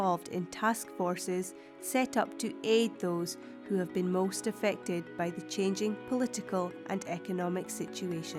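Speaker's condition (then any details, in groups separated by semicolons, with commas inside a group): No condition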